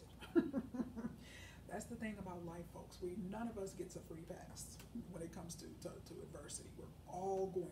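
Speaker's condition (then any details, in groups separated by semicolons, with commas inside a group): No condition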